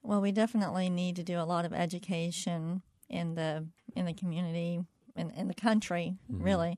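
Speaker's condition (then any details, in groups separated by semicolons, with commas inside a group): Cleft palate; cleft palate from birth, communication disorder growing up, much speech therapy; helped by speaking with intent and putting forth more effort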